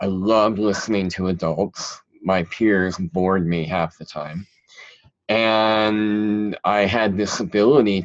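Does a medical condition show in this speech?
Yes: cleft palate; cleft palate and cleft lip, present since childhood; speech impediment still present, talked funny as a child.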